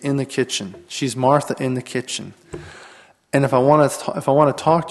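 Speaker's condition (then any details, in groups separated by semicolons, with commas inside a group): No condition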